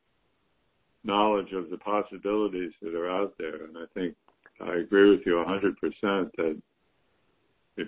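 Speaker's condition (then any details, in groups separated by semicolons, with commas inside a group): Parkinson's disease; past acupuncture without benefit; symptoms worsened by recent stressful move, just started Chinese herbal tonics, acupuncture planned by Korean practitioner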